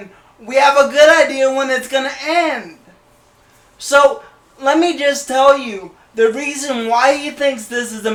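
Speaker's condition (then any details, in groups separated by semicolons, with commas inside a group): Cerebral palsy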